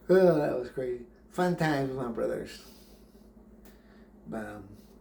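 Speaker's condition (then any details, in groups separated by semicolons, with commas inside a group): Brain injury; memory greatly affected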